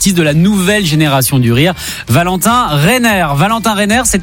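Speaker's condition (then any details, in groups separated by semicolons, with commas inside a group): No condition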